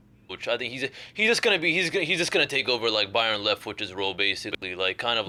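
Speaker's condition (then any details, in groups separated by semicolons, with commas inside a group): No condition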